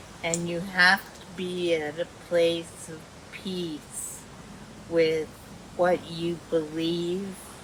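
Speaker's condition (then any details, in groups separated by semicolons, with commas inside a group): Dysarthria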